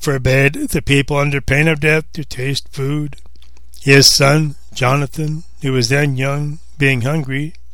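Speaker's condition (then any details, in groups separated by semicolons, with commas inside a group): No condition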